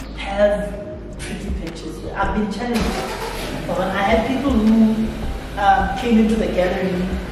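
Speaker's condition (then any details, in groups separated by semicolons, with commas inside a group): No condition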